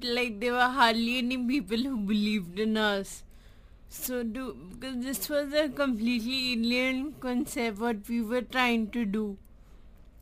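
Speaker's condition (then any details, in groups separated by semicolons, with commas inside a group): Friedreich's ataxia; degenerative disorder, sudden onset without fall or fever, wheelchair user; uses wheelchair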